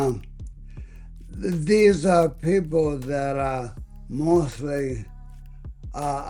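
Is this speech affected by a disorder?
Yes: ALS.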